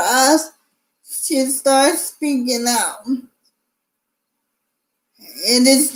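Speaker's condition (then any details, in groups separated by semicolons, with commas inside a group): Cerebral palsy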